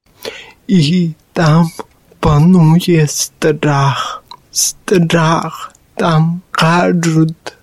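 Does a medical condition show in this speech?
Yes: cerebral palsy; since birth, born apparently lifeless, parents told would die within three weeks; speech defect noticeable to others, not heard by self, startled by own voice on microphone.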